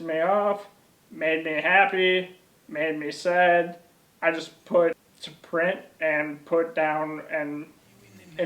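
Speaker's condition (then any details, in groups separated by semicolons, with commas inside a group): ALS; onset in legs, then arms, then core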